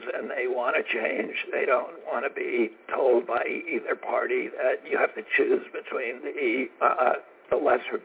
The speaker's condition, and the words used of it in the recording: Spasmodic dysphonia. It seems like speech is difficult for him and that his voice is constantly raspy.